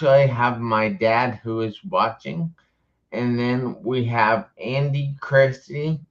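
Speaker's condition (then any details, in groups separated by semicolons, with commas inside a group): Traumatic brain injury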